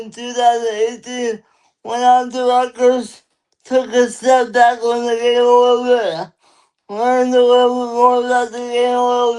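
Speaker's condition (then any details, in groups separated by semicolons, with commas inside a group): Cerebral palsy; lifelong; limited energy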